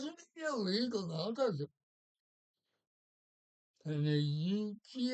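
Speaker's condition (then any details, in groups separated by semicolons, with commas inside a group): Parkinson's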